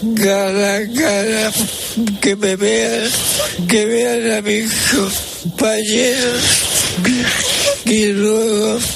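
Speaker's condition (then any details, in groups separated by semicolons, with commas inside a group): ELA (ALS), speech-generating device; ALS diagnosed 13 years ago, first symptoms attributed to herniated discs, diagnosis about six months later; cannot move any muscle, tilting wheelchair, permanent ventilator, audibly laboured breathing, eye-gaze tablet control, cough assist device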